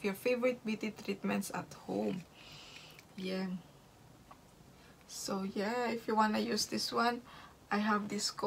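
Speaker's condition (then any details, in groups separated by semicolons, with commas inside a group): No condition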